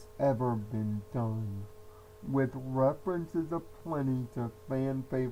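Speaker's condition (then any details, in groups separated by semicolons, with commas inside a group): Cerebral palsy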